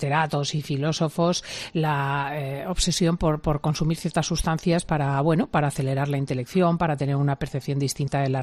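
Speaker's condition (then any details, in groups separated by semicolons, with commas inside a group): No condition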